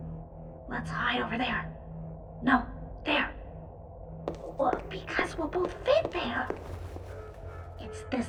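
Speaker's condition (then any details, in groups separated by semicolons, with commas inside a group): No condition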